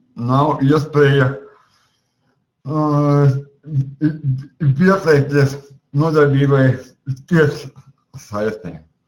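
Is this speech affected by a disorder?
Yes: cerebral palsy; speech not very clear.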